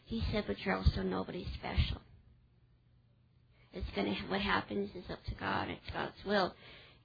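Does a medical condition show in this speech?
Yes: cleft palate; congenital.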